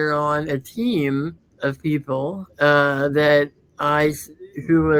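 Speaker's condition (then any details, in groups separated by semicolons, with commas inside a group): Muscular dystrophy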